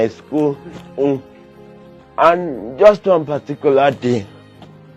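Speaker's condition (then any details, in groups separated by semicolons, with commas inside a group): Cerebral palsy; limits movement and coordination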